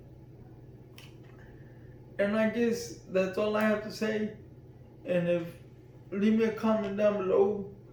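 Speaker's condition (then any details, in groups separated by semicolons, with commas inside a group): Cerebral palsy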